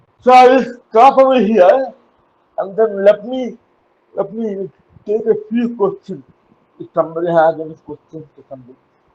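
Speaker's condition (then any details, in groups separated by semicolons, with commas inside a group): Cerebral palsy; caused by neonatal jaundice, affects movement and reaction time, uses wheelchair; no daily physiotherapy; significantly reduced speech clarity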